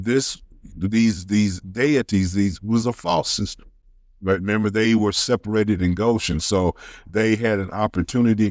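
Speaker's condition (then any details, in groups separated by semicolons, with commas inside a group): No condition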